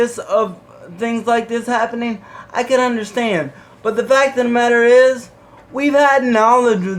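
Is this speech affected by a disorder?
Yes: cerebral palsy.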